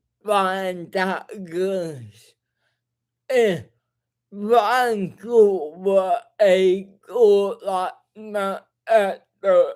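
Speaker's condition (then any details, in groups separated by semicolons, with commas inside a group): Cerebral palsy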